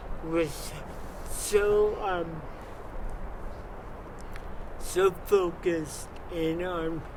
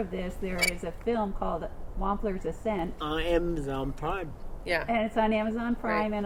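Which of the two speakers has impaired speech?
The first: cerebral palsy; from birth, wheelchair.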